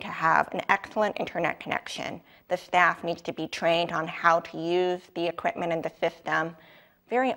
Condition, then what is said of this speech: Deafness. Yeah, I maybe have an accent that's slightly different.